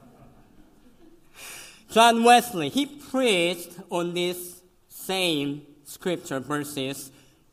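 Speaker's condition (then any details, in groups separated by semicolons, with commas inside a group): Cleft lip and palate; congenital, severe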